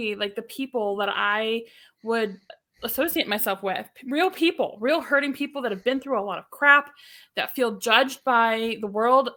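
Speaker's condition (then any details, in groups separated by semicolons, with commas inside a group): No condition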